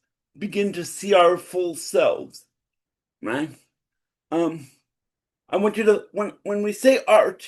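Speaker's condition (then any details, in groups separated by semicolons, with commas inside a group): Cerebral palsy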